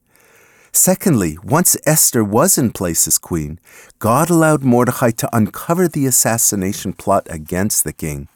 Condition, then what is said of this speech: No condition.